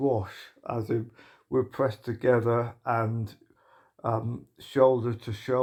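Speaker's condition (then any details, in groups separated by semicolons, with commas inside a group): Motor neuron disease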